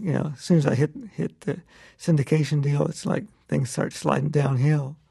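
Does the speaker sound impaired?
Yes: Parkinson's disease; loss of motor control, left arm badly affected, right hand largely spared, right-handed; manageable, symptoms lessen when concentrating on drawing, uses mental tricks against symptoms.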